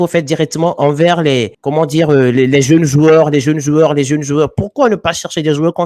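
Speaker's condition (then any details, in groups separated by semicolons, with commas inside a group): No condition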